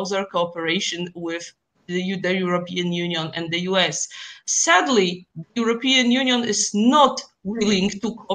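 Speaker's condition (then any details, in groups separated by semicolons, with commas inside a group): No condition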